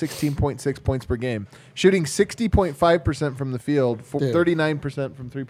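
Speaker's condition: No condition

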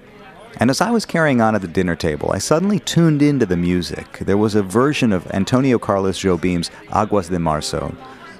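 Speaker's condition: No condition

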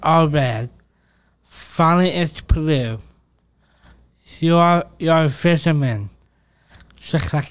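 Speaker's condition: Down syndrome; extra third copy of 21st chromosome

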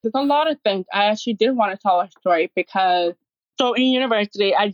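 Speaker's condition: Severe hearing loss; worsening with age, audiologist recommended cochlear implant

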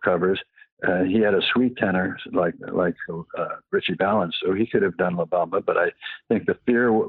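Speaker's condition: Parkinson's disease

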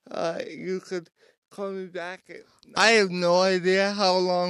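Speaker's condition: Cerebral palsy; power wheelchair user

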